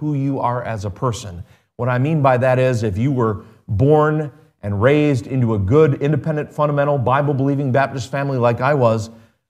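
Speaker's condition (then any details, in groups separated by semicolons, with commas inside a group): No condition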